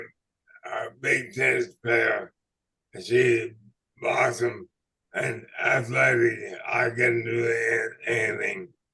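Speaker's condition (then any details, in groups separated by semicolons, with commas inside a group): ALS/MND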